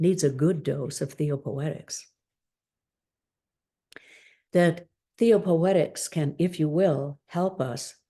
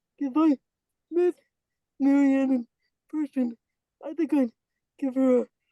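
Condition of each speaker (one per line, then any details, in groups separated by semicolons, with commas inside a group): No condition
Cerebral palsy; walks, attends walking therapy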